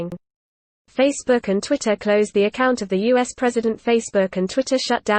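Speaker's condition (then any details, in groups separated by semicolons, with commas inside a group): No condition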